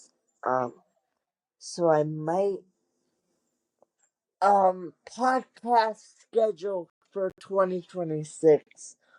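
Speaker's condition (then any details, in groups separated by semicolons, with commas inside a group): Cerebral palsy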